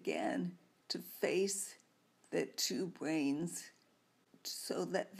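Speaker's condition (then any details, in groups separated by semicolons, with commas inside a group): Multiple sclerosis; no use of arms or legs, progressing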